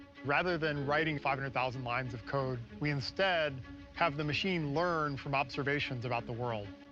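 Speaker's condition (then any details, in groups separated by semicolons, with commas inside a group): No condition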